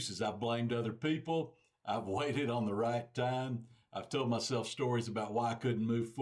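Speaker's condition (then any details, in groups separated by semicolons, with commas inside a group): No condition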